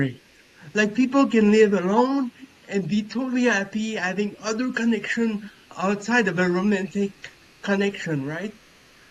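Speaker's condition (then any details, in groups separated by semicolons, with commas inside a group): Cerebral palsy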